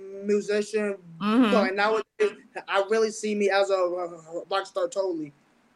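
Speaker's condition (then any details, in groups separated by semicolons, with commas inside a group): Stuttering; mild stutter since about age 10, born with intellectual learning disability, on autism spectrum; certain words don't come out, avoids talking at length on stage; prolonged sounds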